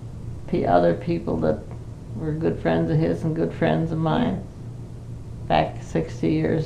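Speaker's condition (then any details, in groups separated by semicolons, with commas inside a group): Parkinson's; Parkinson's for 5 years, not very able to do much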